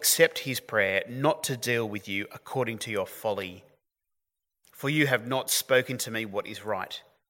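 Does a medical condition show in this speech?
No.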